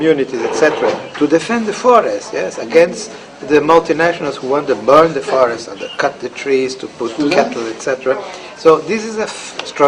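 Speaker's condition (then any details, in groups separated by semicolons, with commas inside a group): No condition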